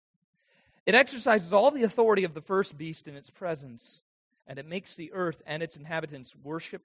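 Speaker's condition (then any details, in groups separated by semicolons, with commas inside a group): No condition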